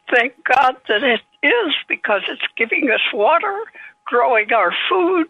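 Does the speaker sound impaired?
Yes: Parkinson's disease; developed after stroke and its aftermath, causes tremors, wrote book with one finger; age 90.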